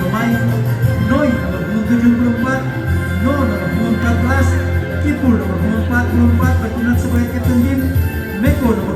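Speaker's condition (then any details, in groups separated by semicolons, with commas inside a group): No condition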